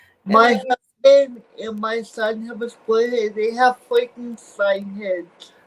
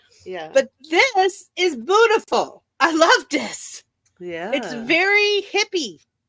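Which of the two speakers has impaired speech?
The first: cerebral palsy.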